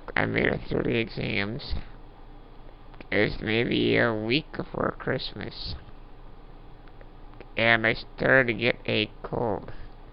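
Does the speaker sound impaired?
Yes: Duchenne muscular dystrophy; progressive muscle wasting, diminished lung function, sleep apnea, emergency tracheotomy after mucus plug, little arm use; age 30, trach and ventilator mainly for sleep, breathing effortful, home pulse oximeter; voice audibly worsening late in recording, uses Dragon naturally speaking voice recognition.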